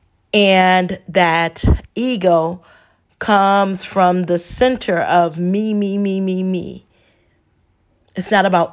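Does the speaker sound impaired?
Yes: stuttering; traumatic brain injury; stumbles on words, may ramble; here repeated words, prolonged sounds.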